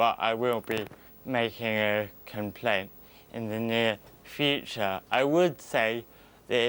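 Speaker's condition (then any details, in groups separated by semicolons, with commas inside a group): Cerebral palsy; uses wheelchair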